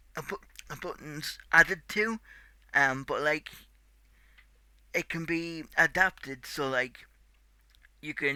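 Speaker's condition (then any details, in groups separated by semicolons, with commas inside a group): Cerebral palsy; tight muscles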